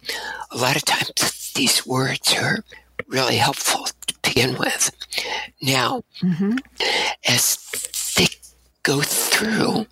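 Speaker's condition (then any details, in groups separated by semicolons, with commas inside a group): Abductor spasmodic dysphonia; breathiness from vocal folds opening involuntarily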